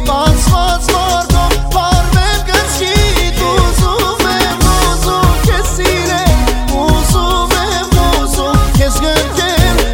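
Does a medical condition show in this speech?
No.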